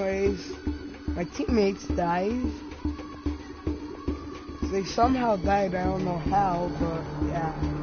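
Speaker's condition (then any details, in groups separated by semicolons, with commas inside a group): No condition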